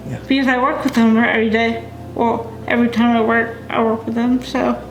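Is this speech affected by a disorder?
Yes: cerebral palsy; prenatal brain injury, uses wheelchair.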